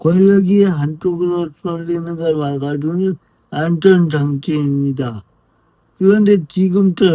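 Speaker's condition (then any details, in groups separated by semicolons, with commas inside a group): Brain lesion disability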